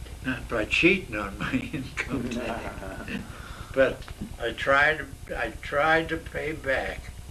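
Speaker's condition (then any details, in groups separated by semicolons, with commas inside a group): Myasthenia gravis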